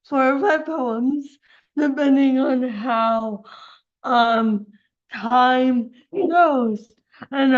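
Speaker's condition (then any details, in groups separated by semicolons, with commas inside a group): Cerebral palsy; brain damage around birth, affects walking and speech, wears braces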